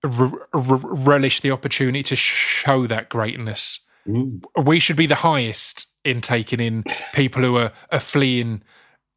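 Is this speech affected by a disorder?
Yes: stammer; stammer since childhood; noticeable stammer, genuinely stutters on 'Baldrick' during recording; controlled when acting, tricks, breathing points, over-preparation, b a hurdle, adds 'or' run-up onto hard letters; here prolonged sounds.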